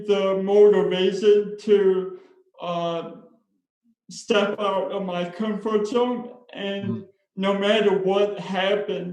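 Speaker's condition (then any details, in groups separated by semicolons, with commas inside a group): Spastic cerebral palsy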